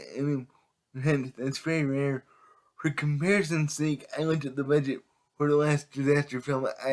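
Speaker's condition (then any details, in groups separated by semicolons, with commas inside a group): Cerebral palsy; able to speak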